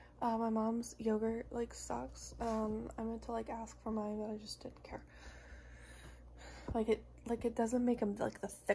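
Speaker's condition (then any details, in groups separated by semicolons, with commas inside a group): No condition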